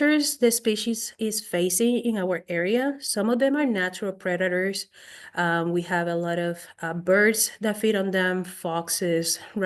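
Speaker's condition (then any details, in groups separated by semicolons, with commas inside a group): No condition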